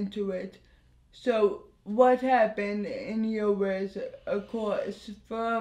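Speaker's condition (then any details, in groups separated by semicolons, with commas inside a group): Anoxic brain injury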